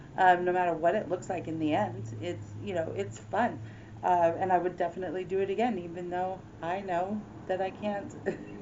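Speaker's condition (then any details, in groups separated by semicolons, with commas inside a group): No condition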